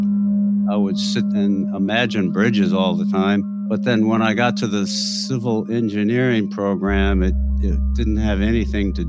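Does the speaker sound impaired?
No.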